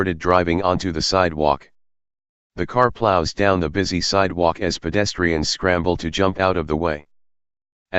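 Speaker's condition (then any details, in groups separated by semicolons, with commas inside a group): No condition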